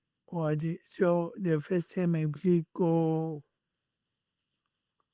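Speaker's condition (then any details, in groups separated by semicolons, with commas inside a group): Cerebral palsy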